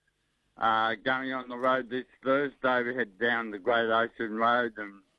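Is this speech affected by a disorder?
Yes: motor neurone disease.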